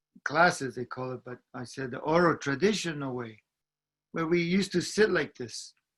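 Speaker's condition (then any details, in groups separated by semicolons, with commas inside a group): No condition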